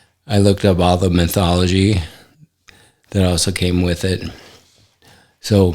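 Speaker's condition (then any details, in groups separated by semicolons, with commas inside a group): ALS; affects hand function; recently diagnosed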